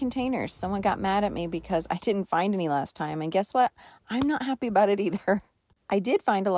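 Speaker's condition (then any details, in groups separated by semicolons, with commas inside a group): No condition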